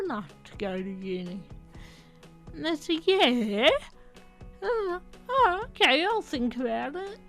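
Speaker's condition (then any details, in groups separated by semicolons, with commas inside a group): Athetoid cerebral palsy; voice slightly affected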